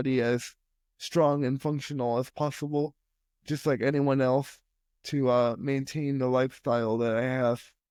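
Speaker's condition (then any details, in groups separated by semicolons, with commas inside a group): Spastic quadriplegic cerebral palsy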